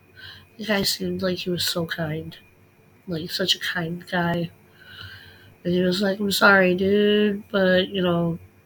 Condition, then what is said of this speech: Cleft palate. And that's because I have air restriction, because the nostril that the cleft lip targeted, where it didn't form, I'm sorry, there's no air